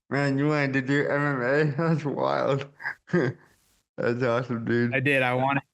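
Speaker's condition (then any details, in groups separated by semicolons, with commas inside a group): Cerebral palsy; caused by stroke at birth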